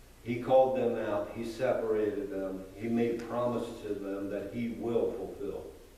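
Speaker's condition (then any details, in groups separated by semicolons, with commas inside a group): No condition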